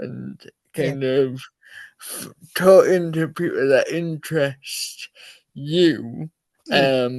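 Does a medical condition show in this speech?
Yes: cerebral palsy.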